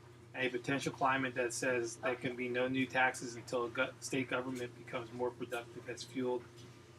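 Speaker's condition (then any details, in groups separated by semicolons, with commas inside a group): No condition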